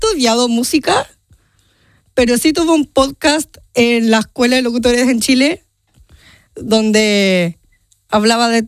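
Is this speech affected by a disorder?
Yes: Down syndrome; genetic condition, from birth, 30 years old, mother prioritized leisure over therapy.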